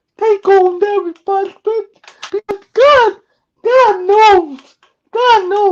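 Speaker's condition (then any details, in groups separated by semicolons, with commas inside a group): Cerebral palsy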